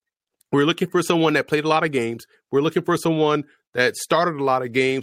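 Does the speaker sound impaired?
No.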